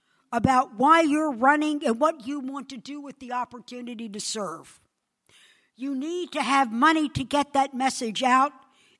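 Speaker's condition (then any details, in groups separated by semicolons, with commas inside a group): No condition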